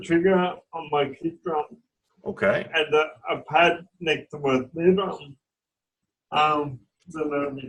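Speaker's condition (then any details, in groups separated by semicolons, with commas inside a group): Cerebral palsy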